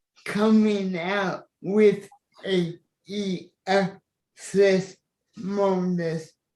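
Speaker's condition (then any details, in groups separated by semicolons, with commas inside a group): Cerebral palsy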